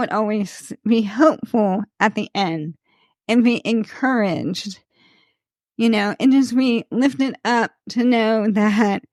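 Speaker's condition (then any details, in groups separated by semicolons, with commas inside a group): ALS; speech slightly slurred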